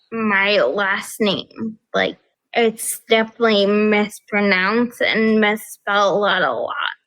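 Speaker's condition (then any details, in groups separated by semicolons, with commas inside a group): Progressive ataxia; affects speech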